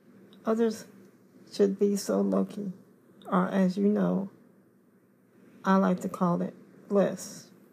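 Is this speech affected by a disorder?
Yes: cerebral palsy; confined to wheelchair.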